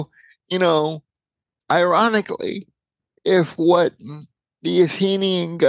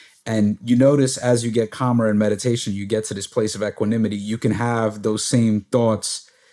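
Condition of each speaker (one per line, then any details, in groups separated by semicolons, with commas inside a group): Cerebral palsy
No condition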